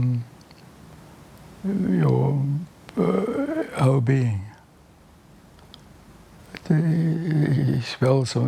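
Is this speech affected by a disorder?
Yes: Parkinson's disease.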